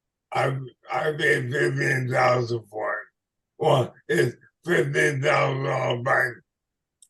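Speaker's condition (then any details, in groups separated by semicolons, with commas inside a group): ALS/MND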